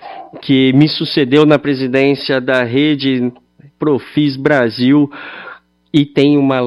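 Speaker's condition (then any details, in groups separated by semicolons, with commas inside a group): Cleft lip and palate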